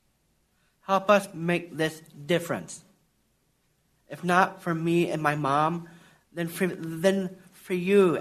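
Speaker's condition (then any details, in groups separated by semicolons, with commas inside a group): Down syndrome; adult man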